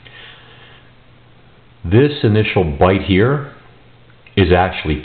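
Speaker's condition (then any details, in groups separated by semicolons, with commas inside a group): No condition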